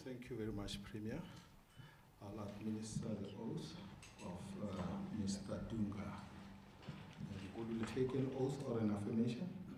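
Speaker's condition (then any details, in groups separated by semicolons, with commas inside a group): No condition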